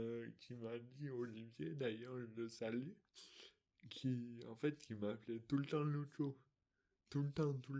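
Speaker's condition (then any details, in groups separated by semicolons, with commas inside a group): Dystonia; articulation difficulties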